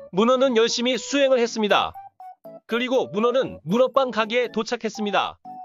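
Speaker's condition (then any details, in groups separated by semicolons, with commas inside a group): No condition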